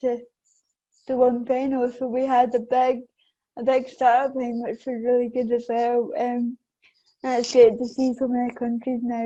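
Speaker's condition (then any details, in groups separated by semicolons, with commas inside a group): Cerebral palsy; affects balance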